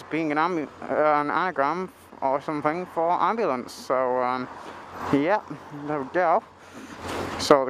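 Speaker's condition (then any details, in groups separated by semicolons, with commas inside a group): No condition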